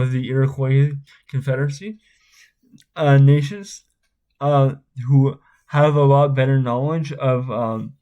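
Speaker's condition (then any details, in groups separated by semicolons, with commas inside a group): Spastic cerebral palsy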